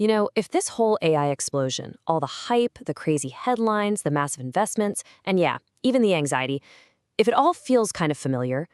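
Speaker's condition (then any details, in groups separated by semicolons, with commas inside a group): No condition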